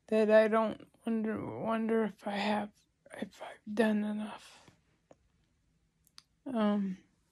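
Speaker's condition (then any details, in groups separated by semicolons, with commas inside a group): ALS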